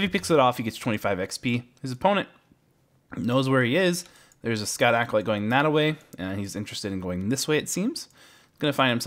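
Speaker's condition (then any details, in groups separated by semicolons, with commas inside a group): No condition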